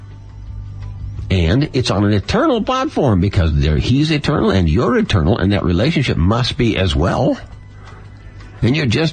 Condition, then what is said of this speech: None; typical speech.